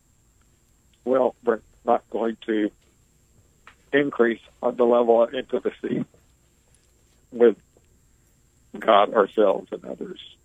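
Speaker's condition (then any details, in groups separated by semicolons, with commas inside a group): ALS; diagnosed nearly 20 years ago; breathes through ventilator; able to speak and communicate clearly, slower pace, communicating takes more time due to ventilator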